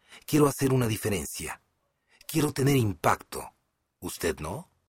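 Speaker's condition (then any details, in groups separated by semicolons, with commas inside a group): No condition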